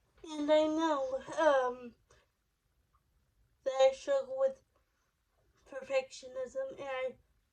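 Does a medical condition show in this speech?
Yes: cerebral palsy.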